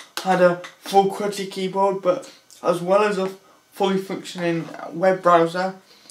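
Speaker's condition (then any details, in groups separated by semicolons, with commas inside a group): Cerebral palsy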